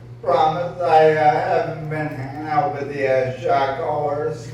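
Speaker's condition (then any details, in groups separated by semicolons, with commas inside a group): ALS; voice sounds impaired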